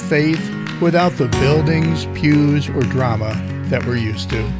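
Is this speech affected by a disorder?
No.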